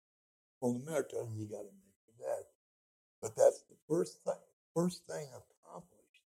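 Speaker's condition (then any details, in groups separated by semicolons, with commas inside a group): Speech impediment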